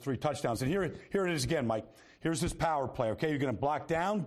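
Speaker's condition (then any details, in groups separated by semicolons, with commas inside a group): No condition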